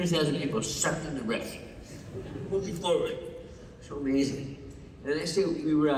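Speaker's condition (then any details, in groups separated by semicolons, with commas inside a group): Parkinson's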